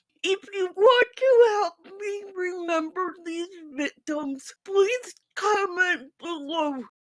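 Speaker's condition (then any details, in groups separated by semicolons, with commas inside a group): Physical speech impairment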